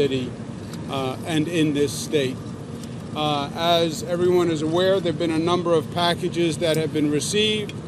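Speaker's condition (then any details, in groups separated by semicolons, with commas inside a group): No condition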